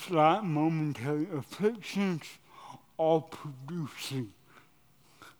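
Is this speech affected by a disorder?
Yes: cerebral palsy; cerebral palsy from birth at St. Edward's (now Mercy Hospital).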